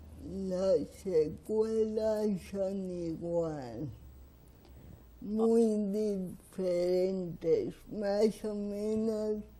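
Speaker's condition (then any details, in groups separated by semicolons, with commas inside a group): Cerebral palsy; speaks with difficulty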